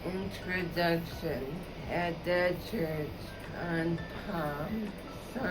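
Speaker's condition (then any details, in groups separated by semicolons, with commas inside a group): ALS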